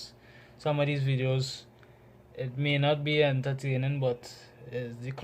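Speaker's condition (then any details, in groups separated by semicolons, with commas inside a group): No condition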